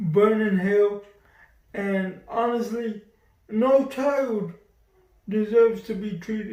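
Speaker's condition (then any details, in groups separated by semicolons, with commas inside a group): Cerebral palsy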